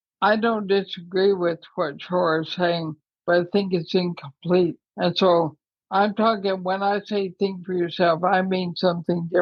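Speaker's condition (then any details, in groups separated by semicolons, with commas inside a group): ALS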